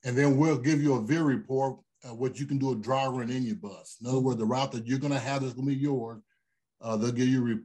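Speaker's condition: No condition

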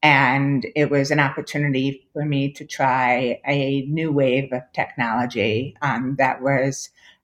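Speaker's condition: Deafness; permanently deaf without implants

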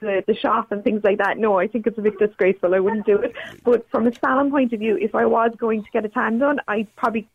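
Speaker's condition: No condition

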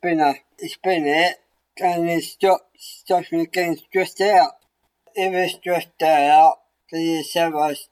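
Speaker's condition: Down syndrome; congenital

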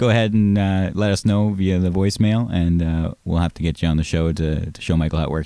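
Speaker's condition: No condition

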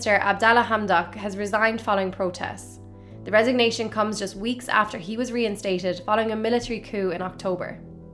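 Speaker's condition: No condition

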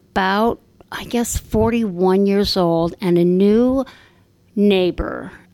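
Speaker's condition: No condition

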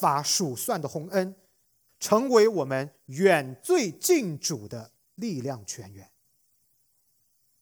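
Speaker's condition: No condition

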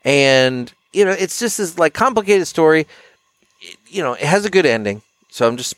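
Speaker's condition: No condition

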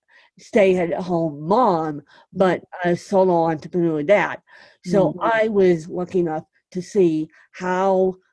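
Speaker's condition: Cerebral palsy; neurological disability from lack of oxygen injury at birth

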